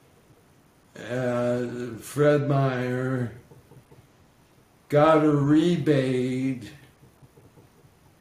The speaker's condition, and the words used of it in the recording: ALS (motor neuron disease). I apologize in advance for my slurred speech but that's part of ALS.